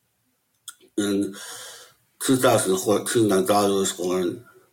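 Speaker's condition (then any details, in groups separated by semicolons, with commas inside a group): Möbius syndrome; certain letters hard to pronounce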